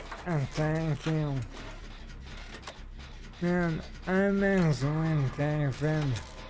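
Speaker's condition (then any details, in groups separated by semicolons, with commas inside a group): ALS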